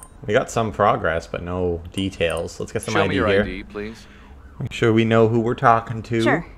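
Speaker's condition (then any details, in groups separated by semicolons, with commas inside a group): No condition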